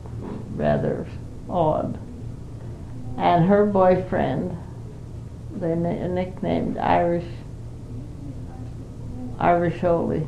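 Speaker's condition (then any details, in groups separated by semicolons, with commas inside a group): Parkinson's; not very able to do much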